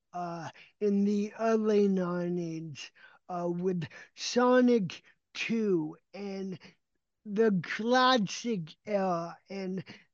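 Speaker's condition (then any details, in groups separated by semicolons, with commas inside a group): Cerebral palsy; equine therapy helped movement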